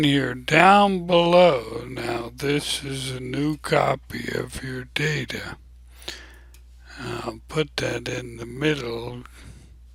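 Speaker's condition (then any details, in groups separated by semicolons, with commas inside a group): ALS; abnormally slow voice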